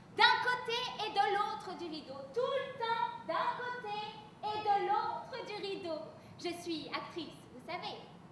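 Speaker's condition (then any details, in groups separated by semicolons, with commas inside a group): No condition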